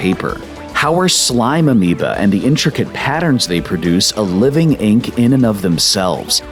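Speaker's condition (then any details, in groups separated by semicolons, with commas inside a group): No condition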